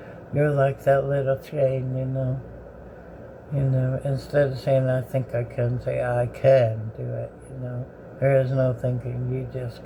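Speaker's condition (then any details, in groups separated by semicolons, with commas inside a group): Bell's palsy; severe left-sided, platysma nerves affected; nearly thirteen years since diagnosis; much slower speech, swallowing issues, breathing and air intake problems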